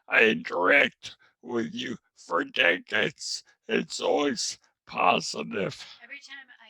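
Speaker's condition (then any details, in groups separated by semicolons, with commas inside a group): Traumatic brain injury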